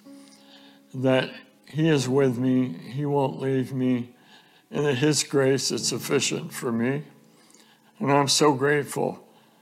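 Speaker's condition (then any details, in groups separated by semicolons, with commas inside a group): ALS; fatal diagnosis, no cure, later died of it about a month before this talk; about two years since diagnosis, recorded acceptance speech played at hall of fame banquet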